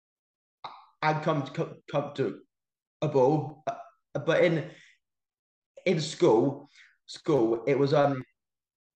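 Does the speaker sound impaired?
Yes: stammer; better when comfortable with people around, more articulate when recording for social media; here repeated sounds, repeated words.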